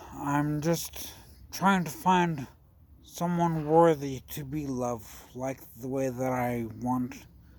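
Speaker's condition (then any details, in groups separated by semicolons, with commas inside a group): Traumatic brain injury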